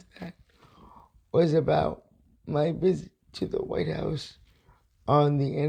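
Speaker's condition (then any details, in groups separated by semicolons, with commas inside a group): Cerebral palsy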